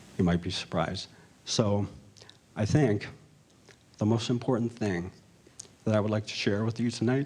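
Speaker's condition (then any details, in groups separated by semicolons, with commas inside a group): ALS; tongue involvement; about 3 years since onset, 1 year since diagnosis, seated; reduced speech clarity, audibly poor breathing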